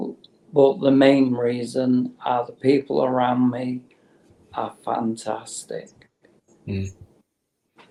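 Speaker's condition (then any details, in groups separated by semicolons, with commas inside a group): Motor neurone disease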